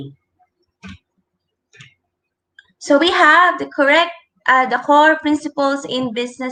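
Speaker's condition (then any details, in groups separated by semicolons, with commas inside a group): No condition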